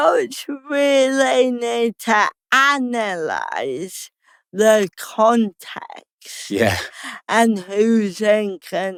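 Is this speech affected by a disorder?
Yes: cerebral palsy; slow speech.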